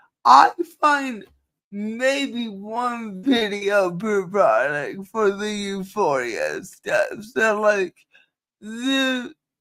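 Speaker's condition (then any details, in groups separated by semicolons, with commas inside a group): Cerebral palsy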